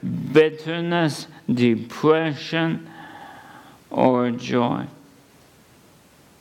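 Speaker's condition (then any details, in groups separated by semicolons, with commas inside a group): ALS; under neurologist care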